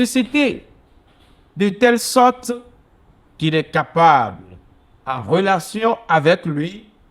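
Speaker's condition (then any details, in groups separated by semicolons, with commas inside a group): No condition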